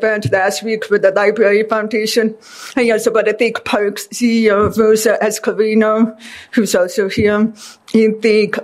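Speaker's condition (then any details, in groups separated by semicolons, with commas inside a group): Deafness; speech therapy most of life with Mindy Kobomis, learning to talk, hear and pronounce words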